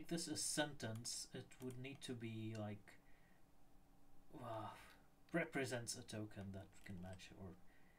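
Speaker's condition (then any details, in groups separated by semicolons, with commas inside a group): No condition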